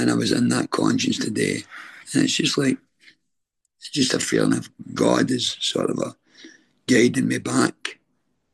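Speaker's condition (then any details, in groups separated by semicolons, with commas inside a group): Throat cancer treatment effects, stage 4 throat cancer; radiotherapy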